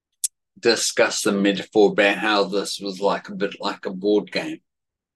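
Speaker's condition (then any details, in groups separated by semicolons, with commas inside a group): Cerebellar atrophy; said to be genetic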